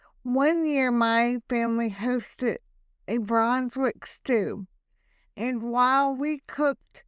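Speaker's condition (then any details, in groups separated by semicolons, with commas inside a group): Hemiplegic cerebral palsy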